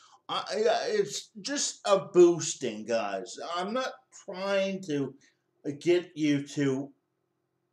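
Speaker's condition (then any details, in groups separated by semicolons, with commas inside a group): Cerebral palsy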